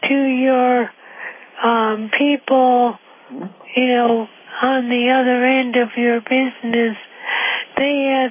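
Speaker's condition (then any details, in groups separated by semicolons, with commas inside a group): ALS; amyotrophic lateral sclerosis, onset about age 61, symptoms about 18 months before diagnosis; recently diagnosed, age 63, about 100 pounds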